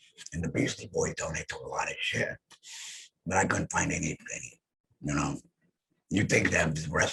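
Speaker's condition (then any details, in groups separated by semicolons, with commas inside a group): Head and neck cancer; voice lost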